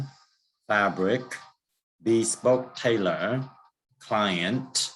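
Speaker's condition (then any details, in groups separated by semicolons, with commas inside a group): No condition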